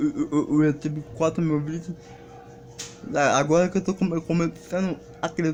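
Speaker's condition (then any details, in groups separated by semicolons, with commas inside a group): Cerebral palsy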